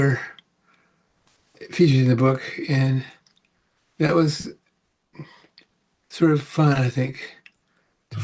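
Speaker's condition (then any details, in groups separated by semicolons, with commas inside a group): Parkinson's; about 18 years since onset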